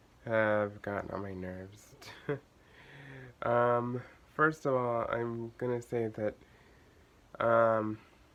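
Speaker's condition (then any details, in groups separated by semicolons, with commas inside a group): Cerebral palsy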